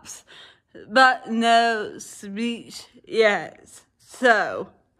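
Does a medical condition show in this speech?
Yes: dysarthria; autoimmune reaction to virus; speech varies through day with practice, energy, mood.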